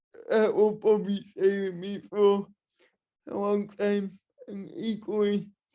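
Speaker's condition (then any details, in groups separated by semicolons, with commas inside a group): Cerebral palsy, spastic and dyskinetic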